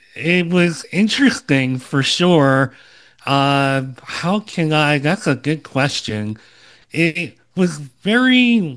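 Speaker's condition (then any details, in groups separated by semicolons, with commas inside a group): Cleft lip and palate, Opitz G/BBB syndrome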